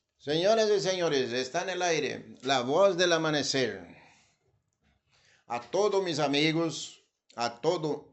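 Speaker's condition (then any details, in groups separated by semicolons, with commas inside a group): No condition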